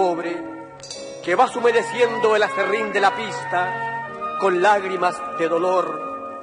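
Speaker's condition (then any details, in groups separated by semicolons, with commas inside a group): No condition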